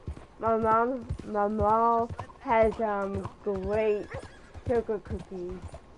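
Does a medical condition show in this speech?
Yes: cerebral palsy.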